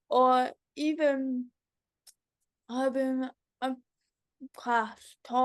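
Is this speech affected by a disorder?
Yes: cerebral palsy.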